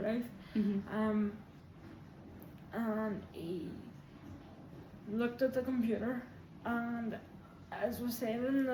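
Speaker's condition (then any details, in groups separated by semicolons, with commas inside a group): Quadriplegic cerebral palsy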